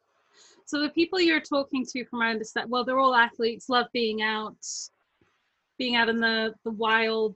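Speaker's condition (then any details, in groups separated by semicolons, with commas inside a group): No condition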